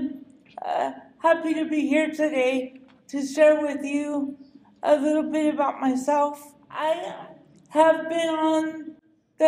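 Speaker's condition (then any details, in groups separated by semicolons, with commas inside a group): Cerebral palsy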